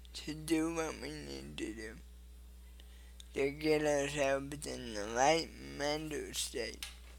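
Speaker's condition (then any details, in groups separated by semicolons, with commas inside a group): Cerebral palsy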